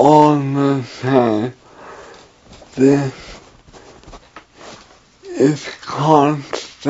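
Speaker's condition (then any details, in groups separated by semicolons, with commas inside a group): Traumatic brain injury; injured in fight; three years since injury, 3-month coma, wheelchair; very poor after coma, improved with therapy, still hard to understand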